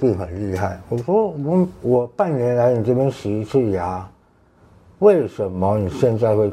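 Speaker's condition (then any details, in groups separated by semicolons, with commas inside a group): Tongue cancer, partial glossectomy; right tongue cancer, stage 2 resected, recurred about age 50, two-thirds right tongue removed, flap reconstruction; eating and speaking affected after resection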